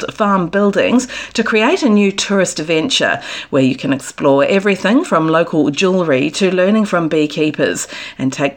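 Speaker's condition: No condition

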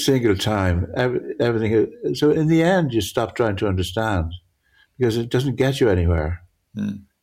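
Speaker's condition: Parkinson's; altered visual perception

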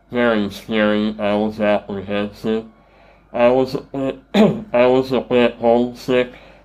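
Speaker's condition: Treacher Collins syndrome; does public speaking

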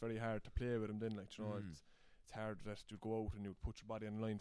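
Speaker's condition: No condition

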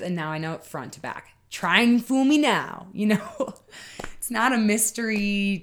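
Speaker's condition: No condition

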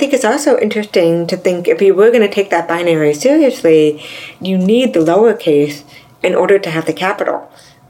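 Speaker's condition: Deafness, severe to profound; implant worse ear 34

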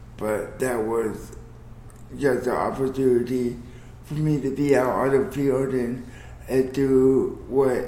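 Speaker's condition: Cerebral palsy

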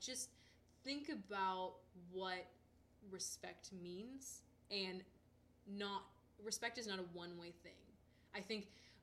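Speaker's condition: No condition

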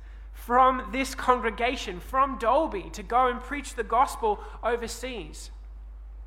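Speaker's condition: No condition

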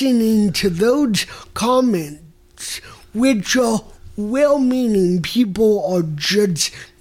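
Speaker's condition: Mild cerebral palsy; 99 days in NICU

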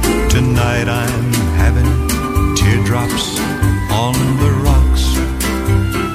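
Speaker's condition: No condition

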